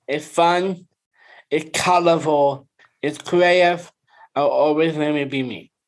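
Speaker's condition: Down syndrome; extra 21st chromosome, low muscle tone, intestinal bypass day three, open heart surgery before three months

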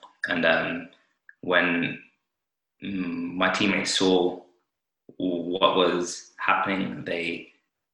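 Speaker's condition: Stutter; childhood onset, started speaking at two, fluent about two years then blocking began, speech therapy until about seven or eight with therapist Jackie; milder than before, blocks still happen at times; blocks and freezes, worse with authority figures and professional situations, easier with other stutterers; repeated sounds, prolonged sounds, blocks

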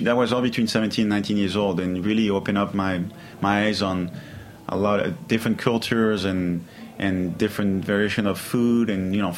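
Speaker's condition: No condition

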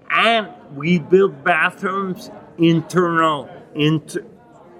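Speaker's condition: Acquired ataxia with dysarthria, acquired; Lance-Adams syndrome; myoclonus

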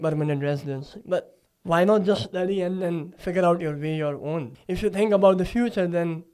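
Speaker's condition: Cleft palate; listeners try harder to understand

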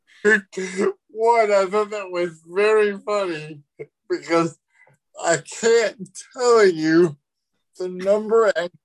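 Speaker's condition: Cerebral palsy

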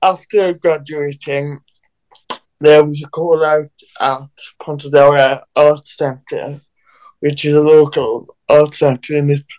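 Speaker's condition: Cerebral palsy

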